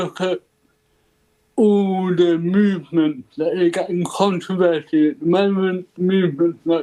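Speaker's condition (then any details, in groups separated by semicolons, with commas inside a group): Cerebral palsy; ataxic type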